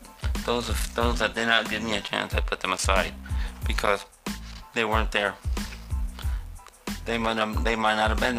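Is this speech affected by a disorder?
Yes: cerebral palsy; codeine shots after surgery.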